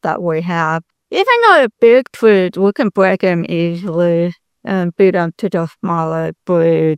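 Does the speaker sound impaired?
Yes: deafness; congenital complete deafness, found by tests at age four, not talking as young twin; speaks very well per host.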